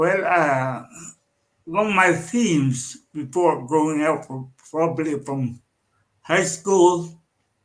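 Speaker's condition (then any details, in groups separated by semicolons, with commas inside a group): Cerebral palsy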